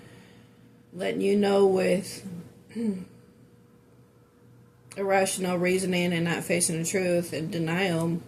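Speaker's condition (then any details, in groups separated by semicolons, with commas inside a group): No condition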